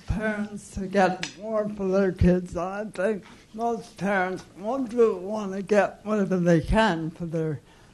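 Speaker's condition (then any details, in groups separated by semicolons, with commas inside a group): Cerebral palsy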